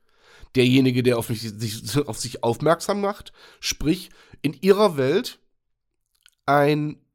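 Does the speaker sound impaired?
No.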